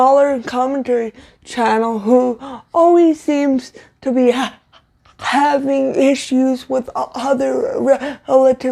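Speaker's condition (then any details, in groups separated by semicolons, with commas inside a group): Cerebral palsy, severe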